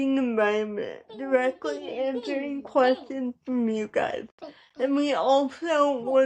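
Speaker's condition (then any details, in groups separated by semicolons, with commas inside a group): Cerebral palsy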